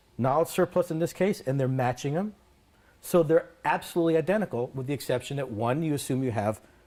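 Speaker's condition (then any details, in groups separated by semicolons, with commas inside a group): No condition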